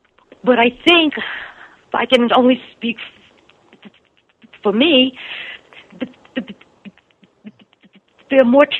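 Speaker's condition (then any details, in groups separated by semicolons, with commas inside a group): Stuttering; frequent overt stuttering; uses speech tools a lot; stays with stutter rather than changing words, speech tools mentally exhausting, hard to focus on message; repeated sounds, blocks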